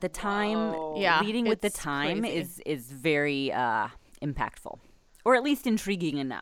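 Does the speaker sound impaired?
No.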